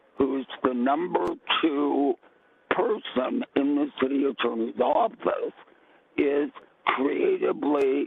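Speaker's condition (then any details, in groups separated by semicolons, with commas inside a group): Vocal cord cancer; difficulty speaking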